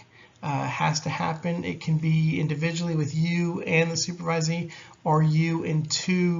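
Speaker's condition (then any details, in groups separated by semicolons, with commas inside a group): No condition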